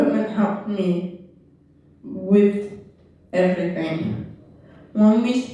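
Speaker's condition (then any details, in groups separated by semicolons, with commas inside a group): Cerebral palsy; left side weaker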